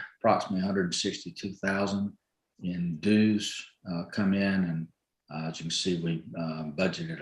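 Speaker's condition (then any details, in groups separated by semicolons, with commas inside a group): No condition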